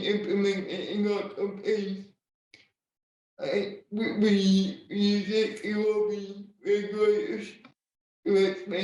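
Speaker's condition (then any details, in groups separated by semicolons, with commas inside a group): Cerebral palsy, spastic and dyskinetic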